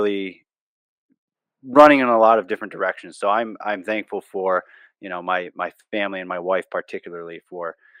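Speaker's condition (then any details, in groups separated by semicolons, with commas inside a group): No condition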